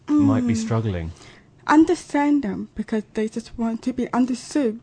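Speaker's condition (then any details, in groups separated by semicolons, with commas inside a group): Severe to profound hearing loss; severe to profound hearing loss since premature birth, hearing aids, hears only 10 to 20 percent without aids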